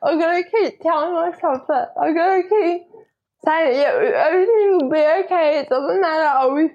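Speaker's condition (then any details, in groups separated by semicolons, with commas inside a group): Cerebral palsy; spastic diplegia, both legs affected, hands mildly affected, found not developing properly, early intervention therapy; speech a bit odd, typing easier, computer full-time for schoolwork since grade one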